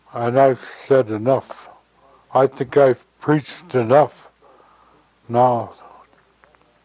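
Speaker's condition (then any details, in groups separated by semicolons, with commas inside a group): Stroke; convalescing at home after aneurysm surgery, could not walk for a while, even with walker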